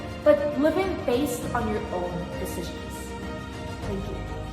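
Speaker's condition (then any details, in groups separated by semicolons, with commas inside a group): No condition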